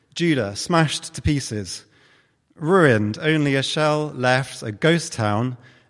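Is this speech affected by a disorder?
No.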